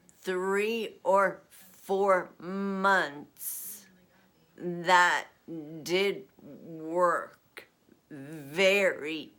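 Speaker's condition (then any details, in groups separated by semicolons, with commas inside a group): Essential tremor; voice, progressive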